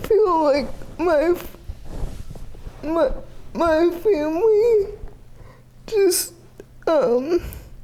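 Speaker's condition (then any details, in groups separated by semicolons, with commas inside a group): Cerebral palsy, athetoid, severe; articulation affected, may be hard to understand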